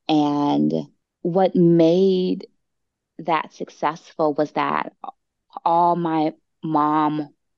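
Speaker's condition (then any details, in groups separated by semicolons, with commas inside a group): Stuttering; prolonged sounds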